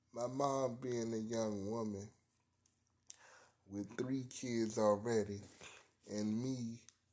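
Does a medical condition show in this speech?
Yes: cerebral palsy; spastic quadriparesis, present from birth, wheelchair user, unable to walk.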